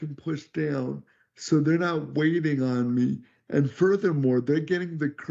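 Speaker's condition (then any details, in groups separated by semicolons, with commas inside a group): Cerebral palsy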